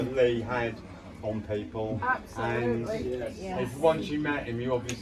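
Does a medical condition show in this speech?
No.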